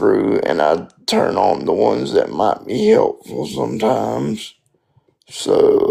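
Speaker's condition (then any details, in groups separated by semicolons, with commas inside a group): Spastic quadriplegic cerebral palsy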